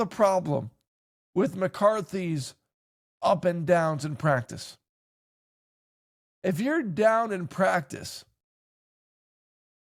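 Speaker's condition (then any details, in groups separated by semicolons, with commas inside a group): No condition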